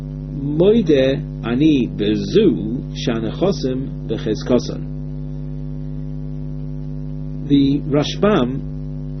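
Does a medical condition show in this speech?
No.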